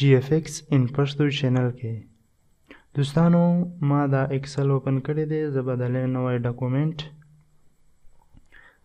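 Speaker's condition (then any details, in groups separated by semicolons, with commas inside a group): No condition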